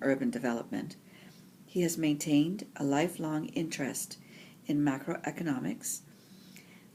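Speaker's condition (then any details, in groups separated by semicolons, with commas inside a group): No condition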